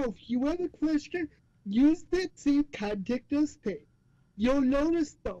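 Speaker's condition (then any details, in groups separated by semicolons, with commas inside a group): Cerebral palsy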